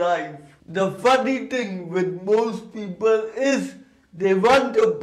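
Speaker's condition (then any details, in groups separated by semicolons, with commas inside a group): Cerebral palsy; congenital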